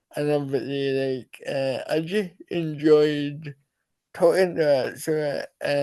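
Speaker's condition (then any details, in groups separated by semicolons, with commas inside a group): Cerebral palsy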